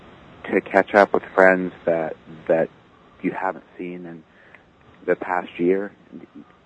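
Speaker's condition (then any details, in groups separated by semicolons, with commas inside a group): Stuttering; lifelong stuttering; stutters openly, including at work, mostly not avoiding stuttering; repeated words, blocks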